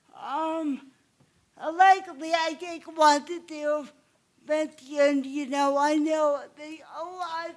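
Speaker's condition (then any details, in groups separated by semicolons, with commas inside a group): Cerebral palsy; obvious speech impairment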